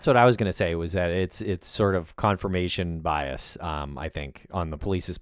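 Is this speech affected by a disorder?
No.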